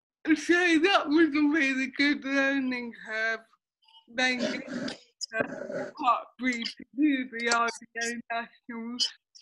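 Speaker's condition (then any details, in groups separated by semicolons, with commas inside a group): Cerebral palsy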